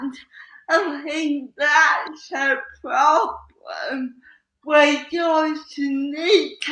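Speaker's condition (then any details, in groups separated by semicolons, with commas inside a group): Cerebral palsy; slow speech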